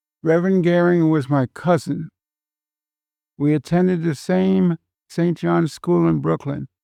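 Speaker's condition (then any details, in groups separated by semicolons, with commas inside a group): No condition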